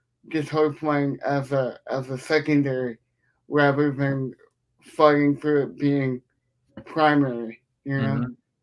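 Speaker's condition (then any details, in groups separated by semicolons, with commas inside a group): Cerebral palsy; affects speech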